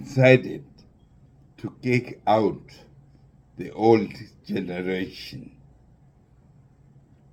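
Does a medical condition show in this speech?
Yes: neurological disease.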